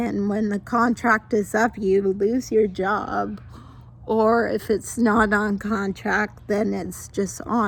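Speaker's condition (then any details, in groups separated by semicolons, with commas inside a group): Mild cerebral palsy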